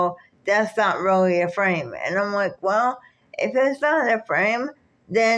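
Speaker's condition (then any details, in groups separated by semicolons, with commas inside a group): Cerebral palsy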